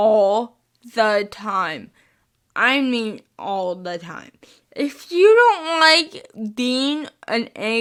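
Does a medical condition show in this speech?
Yes: spastic cerebral palsy, mixed.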